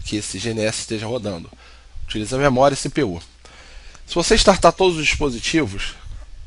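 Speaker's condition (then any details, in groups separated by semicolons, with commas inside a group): No condition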